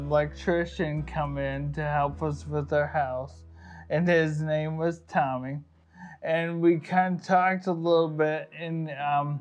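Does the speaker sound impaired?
Yes: ALS; diagnosed by neurologists at Mayo Clinic.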